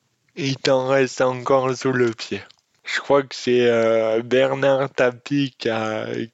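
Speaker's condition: Dystonia; congenital, from lack of brain oxygen at birth, diagnosed soon after, left forearm most affected; age 23, later worsening with new left arm pain, fluctuating pain, worse when tired; eloquence disorder caused by dystonia, alongside muscular disorder

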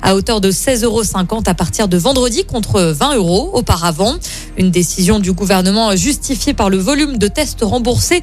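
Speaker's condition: No condition

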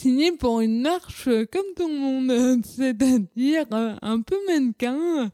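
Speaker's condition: Cerebral palsy; childhood speech

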